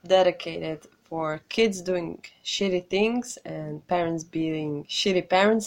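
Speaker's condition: No condition

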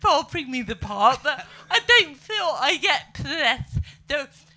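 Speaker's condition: Cerebral palsy; able to speak and move

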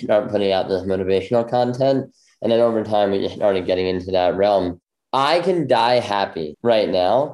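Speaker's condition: Bilateral cleft lip; 13 surgeries

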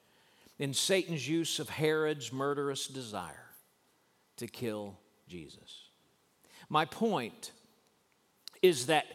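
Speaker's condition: No condition

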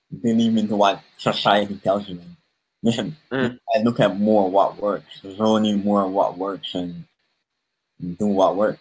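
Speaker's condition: Cleft palate; speech impediment since birth

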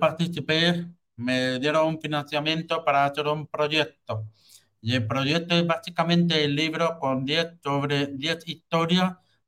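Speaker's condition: Hearing loss with cochlear implant; congenital hearing loss

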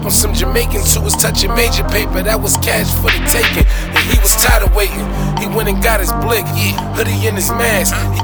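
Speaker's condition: No condition

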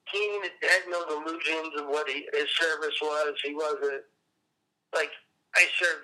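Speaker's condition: Cerebral palsy; appearance likened to Parkinson's

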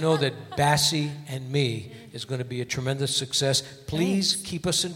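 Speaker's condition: No condition

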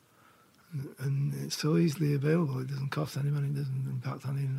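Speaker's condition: Parkinson's; diagnosed about 4 years ago

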